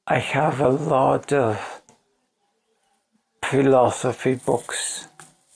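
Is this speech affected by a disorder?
Yes: ALS; voice severely damaged, hard to understand.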